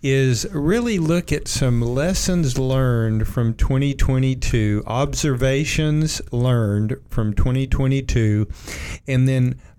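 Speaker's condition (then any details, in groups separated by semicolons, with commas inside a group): No condition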